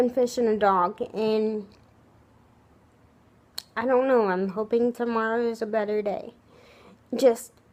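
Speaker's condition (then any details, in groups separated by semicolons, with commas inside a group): Cerebral palsy, spastic, severe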